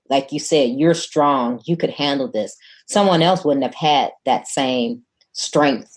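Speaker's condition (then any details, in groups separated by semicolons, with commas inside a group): No condition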